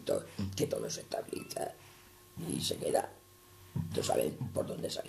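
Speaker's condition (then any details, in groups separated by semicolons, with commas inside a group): Total laryngectomy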